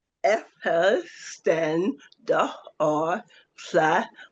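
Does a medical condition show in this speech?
Yes: cerebral palsy; affects voice.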